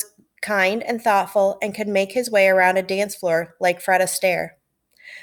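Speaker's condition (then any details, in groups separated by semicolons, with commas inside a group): No condition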